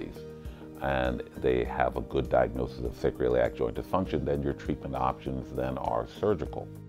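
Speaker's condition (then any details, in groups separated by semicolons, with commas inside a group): No condition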